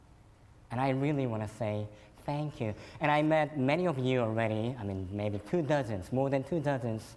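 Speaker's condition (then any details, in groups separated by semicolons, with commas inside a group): Cleft lip and palate; eleven operations and surgeries at early age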